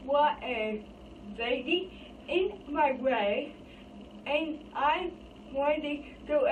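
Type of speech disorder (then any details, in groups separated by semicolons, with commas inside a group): Apraxia of speech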